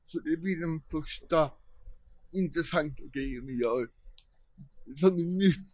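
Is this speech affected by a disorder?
Yes: cerebral palsy; present from birth, caused by not breathing for first 45 minutes of life.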